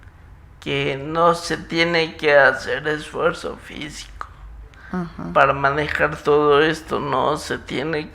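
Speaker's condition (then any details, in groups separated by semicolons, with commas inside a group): Muscular dystrophy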